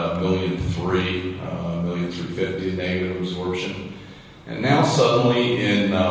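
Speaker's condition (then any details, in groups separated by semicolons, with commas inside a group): No condition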